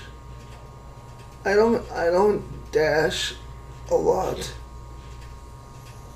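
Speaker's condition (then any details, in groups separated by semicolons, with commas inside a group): Cerebral palsy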